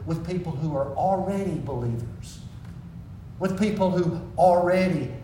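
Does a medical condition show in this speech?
No.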